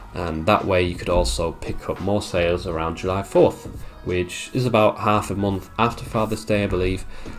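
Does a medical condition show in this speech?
No.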